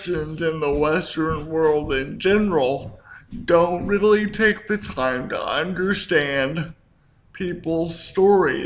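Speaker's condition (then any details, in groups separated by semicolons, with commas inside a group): Cerebral palsy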